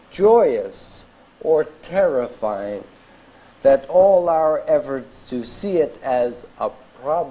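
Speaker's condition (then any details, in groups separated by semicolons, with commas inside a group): ALS; diagnosed eight years ago, at age 35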